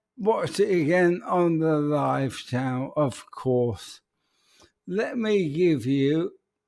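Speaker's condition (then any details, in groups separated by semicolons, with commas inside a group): ALS; speech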